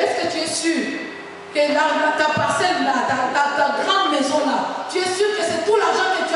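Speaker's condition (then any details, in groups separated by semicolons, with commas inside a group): No condition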